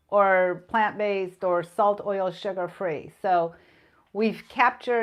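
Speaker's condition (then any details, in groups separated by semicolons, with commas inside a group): No condition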